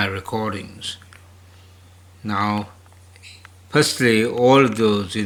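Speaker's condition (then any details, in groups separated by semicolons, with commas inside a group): Parkinson's disease; hypersalivation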